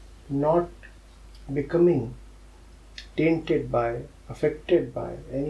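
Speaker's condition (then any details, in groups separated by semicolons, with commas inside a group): No condition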